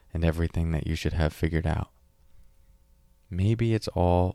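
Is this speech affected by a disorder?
No.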